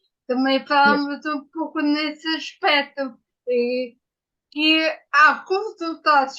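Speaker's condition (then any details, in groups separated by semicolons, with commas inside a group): Ataxia after brain injury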